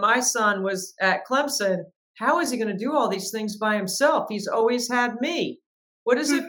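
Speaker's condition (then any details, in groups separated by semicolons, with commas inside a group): No condition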